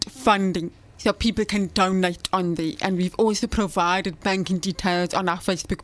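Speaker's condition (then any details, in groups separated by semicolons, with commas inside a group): Deafness with cochlear implant; hearing aids gave very little hearing, now cochlear implant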